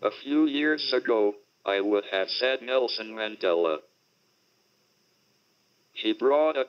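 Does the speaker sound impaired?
Yes: motor neuron disease (ALS), through a speech-generating device; body hardly works at all; discomfort.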